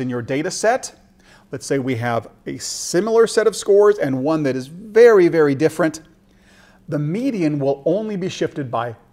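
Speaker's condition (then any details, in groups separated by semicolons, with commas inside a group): No condition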